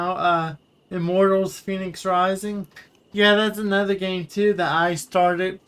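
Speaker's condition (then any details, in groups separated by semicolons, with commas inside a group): Cerebral palsy; wheelchair user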